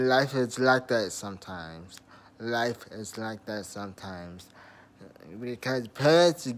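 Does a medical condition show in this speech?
Yes: traumatic brain injury.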